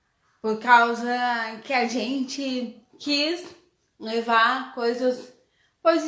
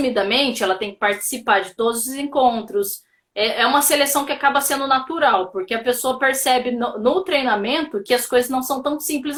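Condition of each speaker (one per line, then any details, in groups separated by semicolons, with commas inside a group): Cerebral palsy; present since birth, uses wheelchair
No condition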